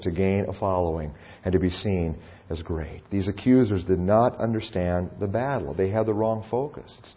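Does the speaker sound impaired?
No.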